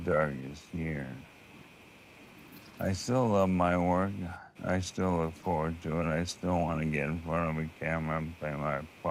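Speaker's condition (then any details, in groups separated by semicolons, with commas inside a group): ALS; first symptom in one hand, likely bulbar form; about one year since diagnosis, advanced, near death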